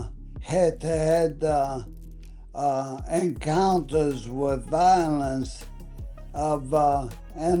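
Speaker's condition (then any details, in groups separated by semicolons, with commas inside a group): ALS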